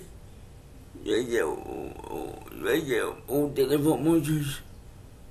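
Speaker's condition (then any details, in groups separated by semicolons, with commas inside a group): Cerebral palsy; uses wheelchair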